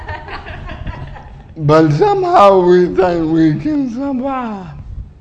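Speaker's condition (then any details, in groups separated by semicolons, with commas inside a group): Cerebral palsy; uses wheelchair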